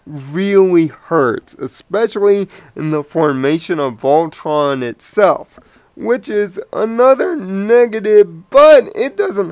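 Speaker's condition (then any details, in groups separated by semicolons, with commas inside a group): Cerebral palsy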